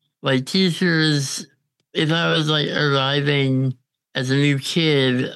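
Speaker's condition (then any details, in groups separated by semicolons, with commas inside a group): Congenital muscular dystrophy; on a ventilator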